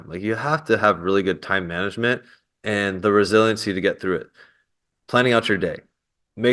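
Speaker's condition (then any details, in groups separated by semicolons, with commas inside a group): No condition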